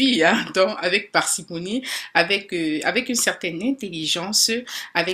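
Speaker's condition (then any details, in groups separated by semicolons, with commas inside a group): No condition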